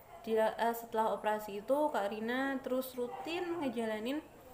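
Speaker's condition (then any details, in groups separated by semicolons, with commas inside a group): No condition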